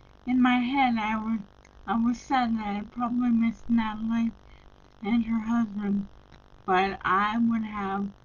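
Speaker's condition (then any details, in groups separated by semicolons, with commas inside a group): Brain injury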